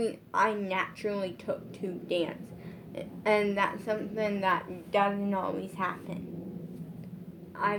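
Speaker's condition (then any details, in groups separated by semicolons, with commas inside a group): Brain injury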